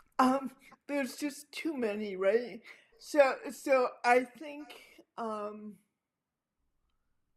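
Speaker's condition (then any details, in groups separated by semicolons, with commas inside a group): Cerebral palsy; affects hands and speech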